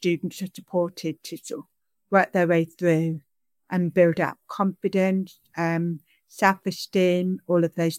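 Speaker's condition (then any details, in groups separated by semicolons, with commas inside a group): Deafness; signing and speaking at the same time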